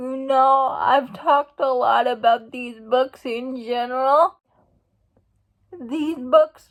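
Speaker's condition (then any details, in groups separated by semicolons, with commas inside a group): Cerebral palsy; uses wheelchair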